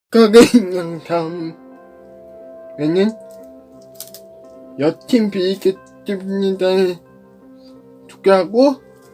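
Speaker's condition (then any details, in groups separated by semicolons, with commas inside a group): Cerebral palsy; brain lesion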